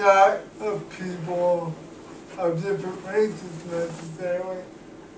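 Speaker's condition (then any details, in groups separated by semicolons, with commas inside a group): Cerebral palsy; cannot walk, uses wheelchair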